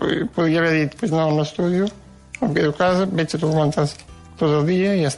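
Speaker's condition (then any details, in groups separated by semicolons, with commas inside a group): Duchenne muscular dystrophy; degenerative incurable form, progressive loss of strength, wheelchair user, age 25, lost ability to write; dictates instead of writing, colds or bronchitis cause suffocation crises treated with morphine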